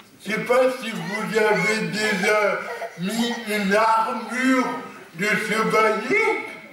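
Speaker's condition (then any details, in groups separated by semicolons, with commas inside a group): Cerebral palsy; lifelong, non-progressive; stable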